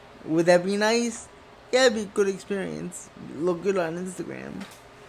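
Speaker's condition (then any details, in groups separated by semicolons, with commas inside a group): Cerebral palsy; uses voice dictation and typing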